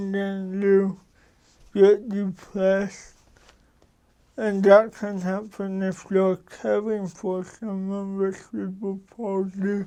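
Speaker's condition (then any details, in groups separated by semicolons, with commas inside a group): Cerebral palsy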